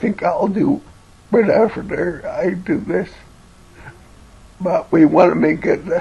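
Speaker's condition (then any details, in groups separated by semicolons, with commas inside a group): Cerebellar ataxia from brain tumour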